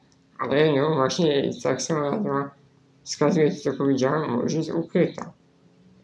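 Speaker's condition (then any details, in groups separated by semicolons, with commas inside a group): Spinal muscular atrophy; arm and leg muscle wasting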